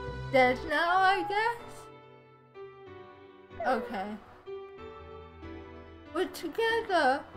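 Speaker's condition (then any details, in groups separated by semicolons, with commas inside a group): Cerebral palsy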